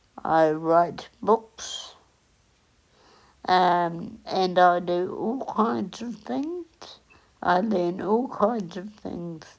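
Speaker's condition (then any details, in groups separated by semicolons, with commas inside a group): Cerebral palsy; onset at 8 days old; lifelong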